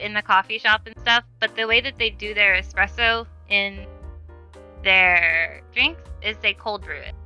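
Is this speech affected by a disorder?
No.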